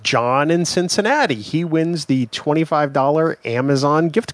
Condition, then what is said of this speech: None; typical speech.